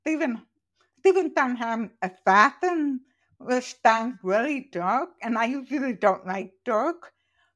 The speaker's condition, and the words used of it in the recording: Deafness. It's not a British accent, I wish.